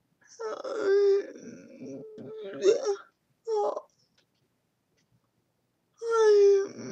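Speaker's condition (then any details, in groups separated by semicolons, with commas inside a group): Cerebral palsy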